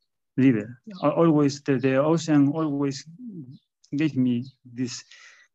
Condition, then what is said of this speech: Stuttering. And when I start to talk in public, I stutter a lot because I am really introverted and I'm really shy.